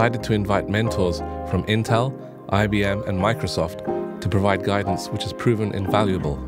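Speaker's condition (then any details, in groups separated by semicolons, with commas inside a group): No condition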